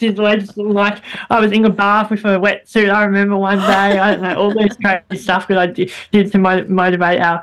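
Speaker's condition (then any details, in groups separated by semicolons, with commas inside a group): Bilateral cleft lip and palate; congenital, many operations from 3 months, hip bone graft into mouth, throat surgery, braces, low motor skills; speech greatly improved after years of speech therapy; childhood voice squeaky, very airy, nasal, speech hindered drama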